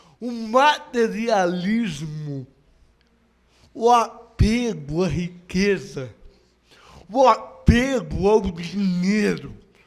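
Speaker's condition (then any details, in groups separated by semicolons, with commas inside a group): Cerebral palsy; no speech as child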